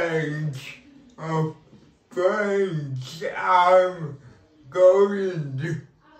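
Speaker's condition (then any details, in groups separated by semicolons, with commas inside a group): Cerebral palsy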